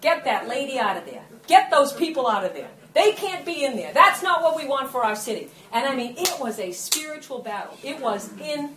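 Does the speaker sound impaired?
No.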